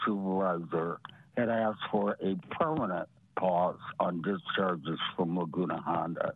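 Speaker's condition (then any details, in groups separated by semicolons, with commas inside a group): Parotid gland removal; recurring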